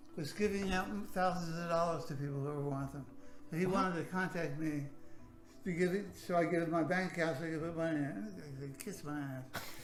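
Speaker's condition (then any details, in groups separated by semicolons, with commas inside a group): Parkinson's; affects hands, left worse than right; diagnosed 4 years ago, unable to run or exercise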